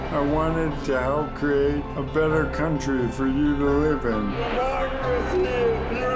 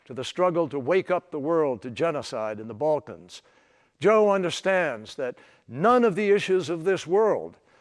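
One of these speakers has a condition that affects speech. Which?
The first: ALS; rapidly progressing whole-body paralysis, uses wheelchair; speaks through computer voice.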